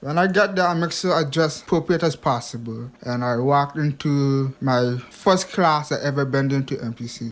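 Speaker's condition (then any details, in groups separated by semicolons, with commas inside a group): Hearing impairment; past speech impediment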